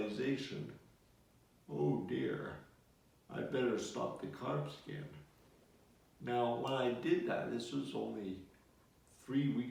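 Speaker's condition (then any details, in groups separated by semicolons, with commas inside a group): Multiple sclerosis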